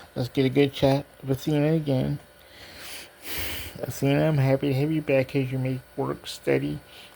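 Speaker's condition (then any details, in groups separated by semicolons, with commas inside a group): Cerebral palsy; diplegia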